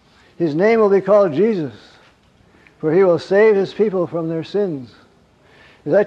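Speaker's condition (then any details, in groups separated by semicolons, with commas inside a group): Parkinson's; wakes at night, gets up around 3 am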